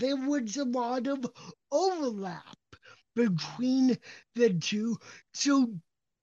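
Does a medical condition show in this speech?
Yes: cerebral palsy; recognizable cp accent.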